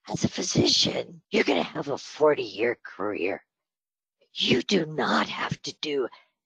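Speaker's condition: Spasmodic dysphonia; on Botox treatment

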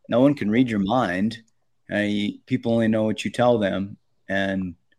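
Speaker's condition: No condition

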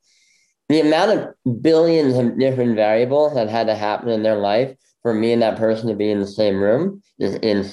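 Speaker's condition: Bilateral cleft lip; jaw surgery twice

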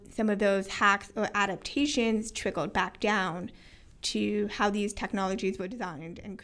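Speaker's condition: Hearing loss with cochlear implants; bilateral cochlear implants

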